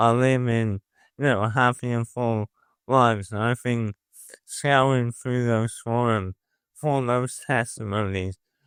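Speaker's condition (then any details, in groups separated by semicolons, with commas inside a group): Motor neuron disease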